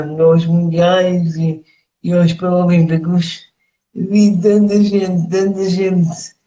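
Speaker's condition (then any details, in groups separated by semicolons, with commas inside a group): Cerebral palsy; speech affected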